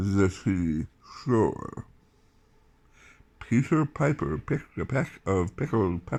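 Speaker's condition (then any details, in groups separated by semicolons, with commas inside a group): Tongue cancer surgery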